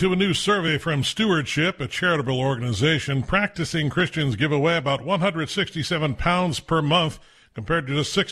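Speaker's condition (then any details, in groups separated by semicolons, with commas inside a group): No condition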